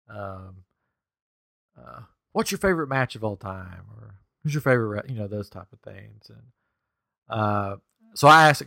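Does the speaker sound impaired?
No.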